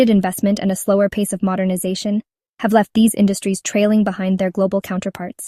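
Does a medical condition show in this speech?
No.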